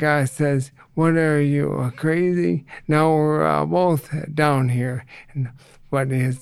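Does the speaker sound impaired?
Yes: ALS; reduced ability to get around.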